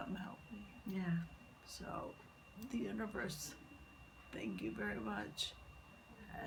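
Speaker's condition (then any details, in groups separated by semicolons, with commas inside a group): Multiple sclerosis; legs and arms affected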